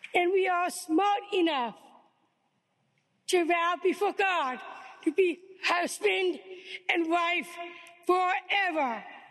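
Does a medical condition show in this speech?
Yes: Down syndrome; diagnosed at birth.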